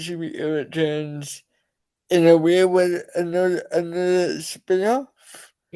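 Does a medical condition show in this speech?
Yes: cerebral palsy.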